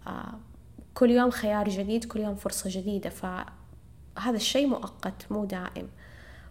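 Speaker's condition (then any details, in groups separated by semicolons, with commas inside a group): No condition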